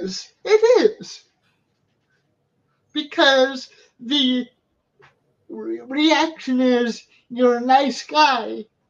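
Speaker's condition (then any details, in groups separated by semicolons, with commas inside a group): Cerebral palsy; wheelchair user, physical therapy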